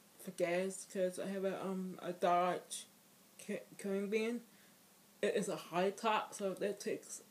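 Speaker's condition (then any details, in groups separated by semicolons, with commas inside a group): Speech impairment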